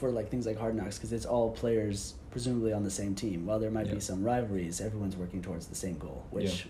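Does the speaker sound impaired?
No.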